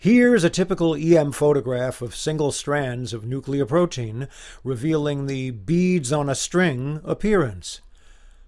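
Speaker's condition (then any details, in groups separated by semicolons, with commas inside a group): No condition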